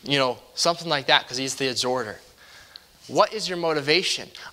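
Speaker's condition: No condition

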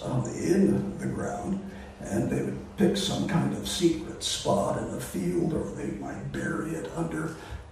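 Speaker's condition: Voice disorder; not contagious

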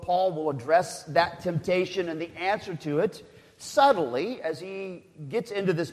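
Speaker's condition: No condition

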